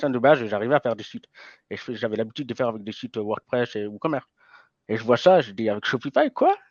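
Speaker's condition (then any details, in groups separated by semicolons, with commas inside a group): Hearing impairment from birth, congenital; school to learn spoken French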